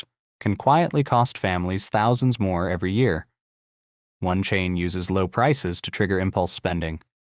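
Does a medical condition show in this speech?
No.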